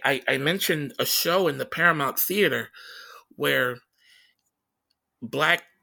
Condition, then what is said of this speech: Stuttering. Thank you, and thank you for putting up with my stutter.